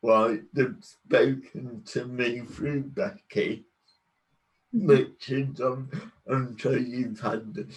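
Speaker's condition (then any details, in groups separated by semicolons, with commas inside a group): Cerebral palsy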